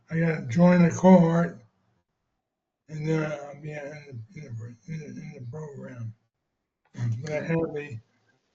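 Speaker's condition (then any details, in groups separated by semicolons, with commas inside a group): Non-relapsing progressive MS; no medication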